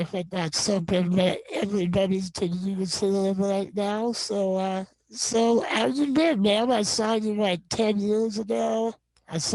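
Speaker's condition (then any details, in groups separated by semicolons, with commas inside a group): Non-progressive muscular dystrophy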